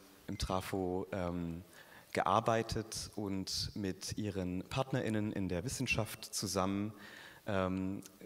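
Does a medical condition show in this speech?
No.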